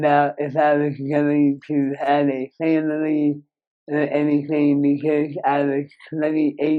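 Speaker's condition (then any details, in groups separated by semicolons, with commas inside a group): Moebius syndrome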